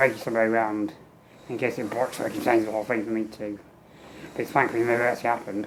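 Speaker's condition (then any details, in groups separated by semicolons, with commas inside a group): Muscular dystrophy; tracheostomy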